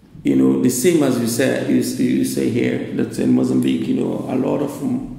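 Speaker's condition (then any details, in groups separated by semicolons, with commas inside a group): No condition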